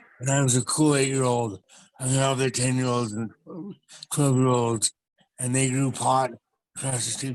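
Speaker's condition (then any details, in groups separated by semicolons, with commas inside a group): Traumatic brain injury; car crash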